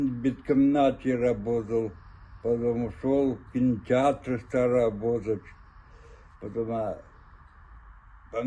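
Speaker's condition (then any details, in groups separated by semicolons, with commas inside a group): Cerebral palsy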